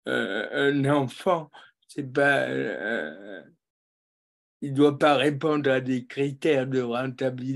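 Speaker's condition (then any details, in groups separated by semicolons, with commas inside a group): Cerebral palsy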